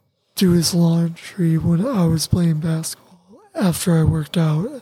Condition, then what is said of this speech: Tracheostomy. And they say you have to sleep with the cuff up, and that stops you from talking.